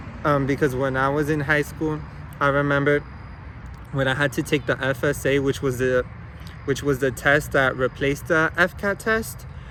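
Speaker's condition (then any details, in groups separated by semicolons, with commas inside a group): No condition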